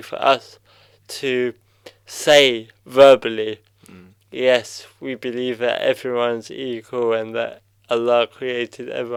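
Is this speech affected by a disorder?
Yes: cerebral palsy.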